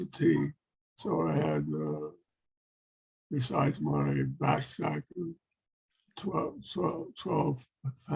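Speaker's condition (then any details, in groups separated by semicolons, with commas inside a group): Parkinson's; long walks cause great distress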